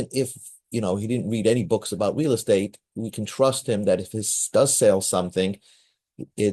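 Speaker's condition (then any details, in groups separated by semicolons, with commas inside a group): No condition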